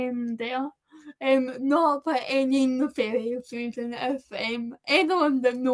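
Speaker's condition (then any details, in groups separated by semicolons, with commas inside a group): Cerebral palsy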